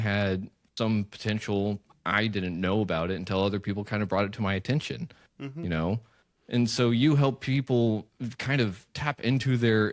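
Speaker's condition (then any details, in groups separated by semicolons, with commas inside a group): No condition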